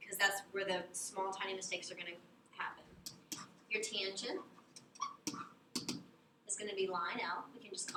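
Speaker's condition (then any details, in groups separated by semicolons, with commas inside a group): No condition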